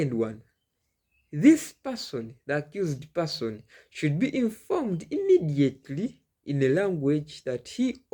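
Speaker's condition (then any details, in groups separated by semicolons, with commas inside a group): No condition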